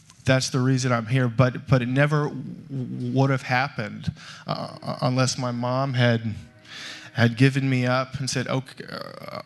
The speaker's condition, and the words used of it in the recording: Stuttering. And I think the stuttering is almost a gift that shows your humility and draws people in, and he's got you doing this.